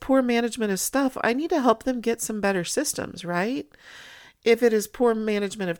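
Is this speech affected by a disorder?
No.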